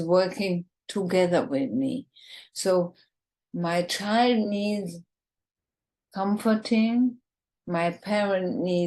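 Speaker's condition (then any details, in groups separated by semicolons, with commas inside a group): ALS, bulbar form, bulbar onset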